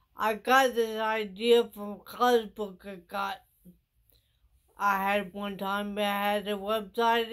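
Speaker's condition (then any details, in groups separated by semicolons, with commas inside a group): Traumatic brain injury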